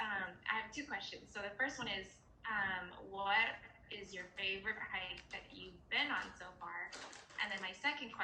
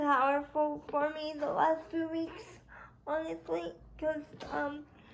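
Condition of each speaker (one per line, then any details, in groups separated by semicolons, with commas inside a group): No condition
Cerebral palsy; spastic quadriplegia, periventricular leukomalacia, from birth; spinal rods, tendon release; talking takes effort, spasms disrupt breathing, forgets to breathe speaking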